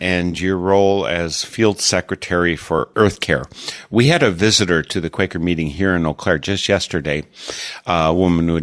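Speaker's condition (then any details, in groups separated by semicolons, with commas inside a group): No condition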